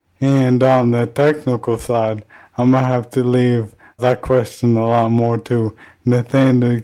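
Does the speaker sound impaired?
Yes: ALS; still speaking, speech loss expected, breathing failure expected, tracheotomy with 24-hour care and suctioning anticipated.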